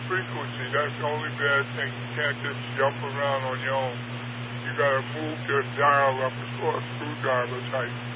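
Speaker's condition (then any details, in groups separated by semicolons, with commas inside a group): Parkinson's; largely wheelchair bound, unable to get around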